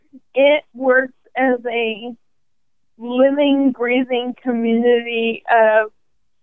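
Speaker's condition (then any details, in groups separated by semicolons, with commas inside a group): ALS; first symptoms in hand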